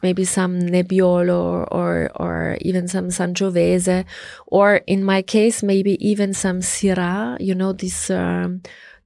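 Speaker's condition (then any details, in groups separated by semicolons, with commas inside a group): No condition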